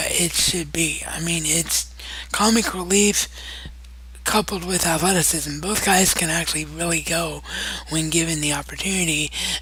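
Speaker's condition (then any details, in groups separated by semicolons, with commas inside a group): Cerebral palsy; wheelchair bound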